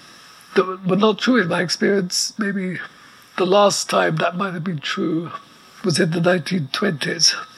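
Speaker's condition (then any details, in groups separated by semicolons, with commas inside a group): ALS; very weak voice needing amplifier, respirator audible in background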